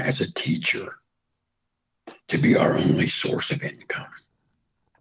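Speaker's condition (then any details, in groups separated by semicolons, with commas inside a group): Throat cancer, half voicebox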